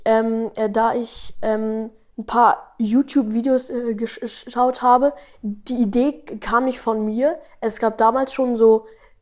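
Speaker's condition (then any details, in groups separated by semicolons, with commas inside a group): Stuttering; 12-year-old boy; stutters a lot in this conversation while talking about stuttering; no stuttering singing with melody, stutters rapping without melody, little in own podcast, speaks fast; prolonged sounds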